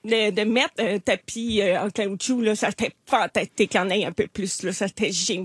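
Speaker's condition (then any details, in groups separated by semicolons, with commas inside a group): Hearing loss; hard of hearing since childhood, attended special school for hard-of-hearing pupils, then mainstream school, skilled lip reader; relies on lip reading, asks others to repeat, avoids phone calls; accent when speaking, noted by others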